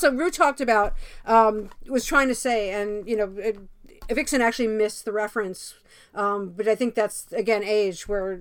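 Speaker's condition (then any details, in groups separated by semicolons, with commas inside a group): No condition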